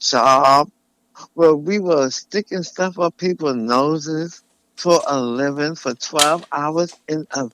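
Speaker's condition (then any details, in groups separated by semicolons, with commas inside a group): Tongue cancer; lisp, earlier sounded less clear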